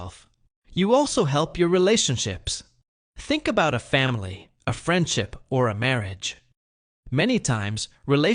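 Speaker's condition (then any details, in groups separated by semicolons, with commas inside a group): No condition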